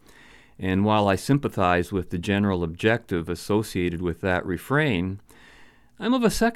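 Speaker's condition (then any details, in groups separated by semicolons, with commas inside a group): No condition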